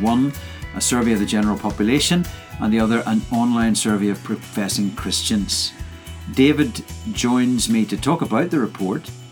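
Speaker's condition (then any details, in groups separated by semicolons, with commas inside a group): No condition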